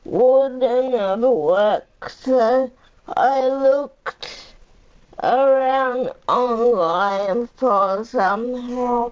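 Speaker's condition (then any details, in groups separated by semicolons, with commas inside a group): Cerebral palsy; uses a power chair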